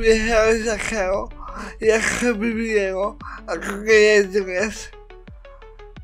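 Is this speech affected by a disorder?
Yes: cerebral palsy.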